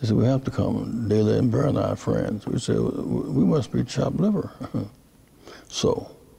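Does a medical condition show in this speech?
Yes: Parkinson's disease; first noticed through falls while walking, diagnosed by specialist, severe difficulty rising from chair, ignored about a year; speech therapy.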